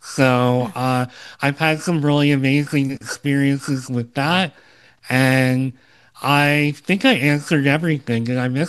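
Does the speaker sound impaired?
Yes: cleft lip and palate, Opitz G/BBB syndrome.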